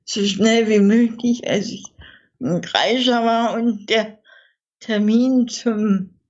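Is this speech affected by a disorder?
Yes: infantile cerebral palsy; from birth, not premature, spastic, worsening with growth, involuntary twitches, no handwriting, tracheotomy during double pneumonia; childhood speech therapy at Dresden University Clinic.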